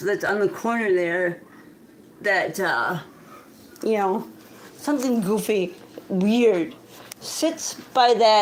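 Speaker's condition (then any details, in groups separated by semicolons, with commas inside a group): Cerebral palsy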